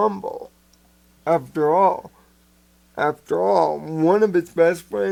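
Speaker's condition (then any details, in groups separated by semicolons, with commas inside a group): Cerebral palsy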